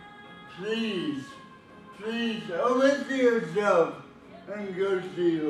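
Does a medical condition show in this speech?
Yes: cerebral palsy.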